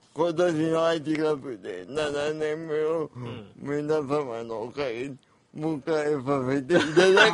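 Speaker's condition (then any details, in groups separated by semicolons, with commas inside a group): Cerebral palsy; congenital physical disability, wheelchair user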